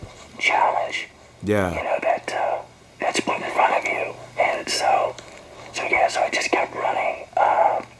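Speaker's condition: Young onset Parkinson's; first suspected Lou Gehrig's disease

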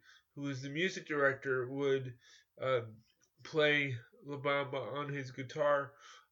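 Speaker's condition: Cerebral palsy; cerebral palsy since childhood

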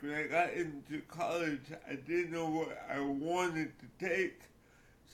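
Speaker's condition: Cerebral palsy; cerebral palsy since childhood

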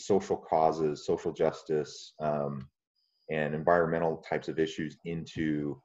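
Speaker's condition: No condition

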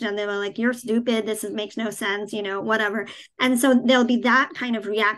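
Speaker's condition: Cleft palate, cleft palate without cleft lip; speaking Hindi discouraged by early doctors

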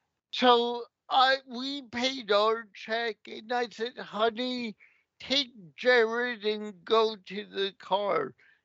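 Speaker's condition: Cerebral palsy; takes a while to walk off stage

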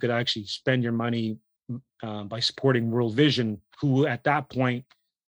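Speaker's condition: No condition

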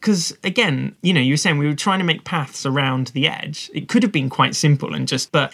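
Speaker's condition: No condition

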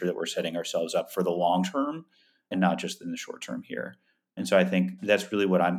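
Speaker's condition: No condition

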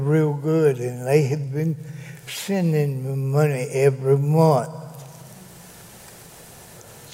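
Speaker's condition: Cerebral palsy; still able to speak

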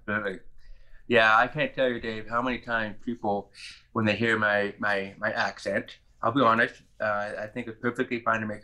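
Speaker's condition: Profound hearing loss; congenital severe to profound hearing loss, family history of deafness, diagnosed about age 2, hearing aids, years of speech therapy; mid-40s, wears hearing aids, removes them when fatigued; learned to speak through hard effort, distinctive voice and accent

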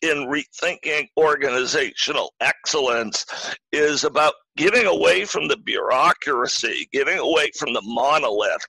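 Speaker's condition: Spasmodic dysphonia; voice weakened

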